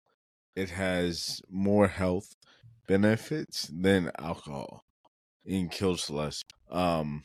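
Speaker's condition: Cerebral palsy; muscles needing relaxation

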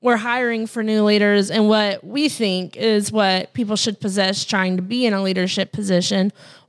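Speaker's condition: No condition

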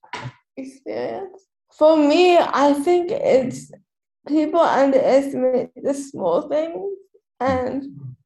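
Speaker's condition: Cerebral palsy; quadriplegic, wheelchair user

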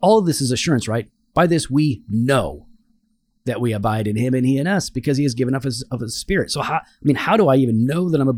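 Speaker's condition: No condition

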